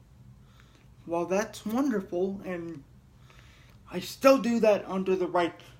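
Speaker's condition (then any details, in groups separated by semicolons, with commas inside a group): Cerebral palsy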